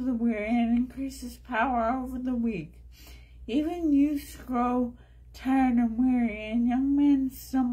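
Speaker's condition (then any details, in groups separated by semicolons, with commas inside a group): Brain injury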